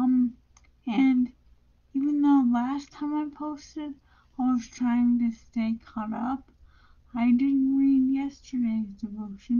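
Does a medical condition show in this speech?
Yes: brain injury.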